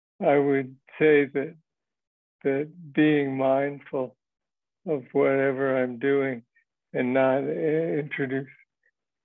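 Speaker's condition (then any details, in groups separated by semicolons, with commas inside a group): Parkinson's disease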